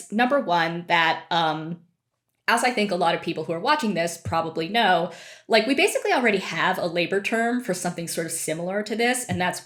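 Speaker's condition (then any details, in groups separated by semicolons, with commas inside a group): No condition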